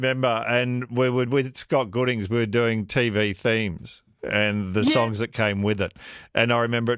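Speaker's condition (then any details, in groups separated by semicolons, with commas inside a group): No condition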